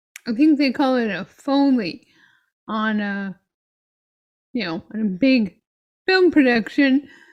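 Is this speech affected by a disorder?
Yes: myotonic dystrophy.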